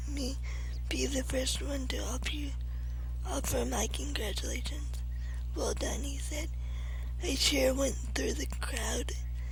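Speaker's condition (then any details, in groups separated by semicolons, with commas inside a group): Cerebral palsy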